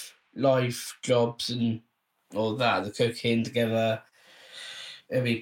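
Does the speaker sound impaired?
Yes: Down syndrome.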